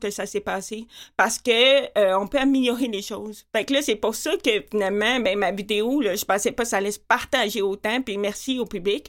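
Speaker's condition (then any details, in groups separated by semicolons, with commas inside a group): Profound deafness with cochlear implant, congenital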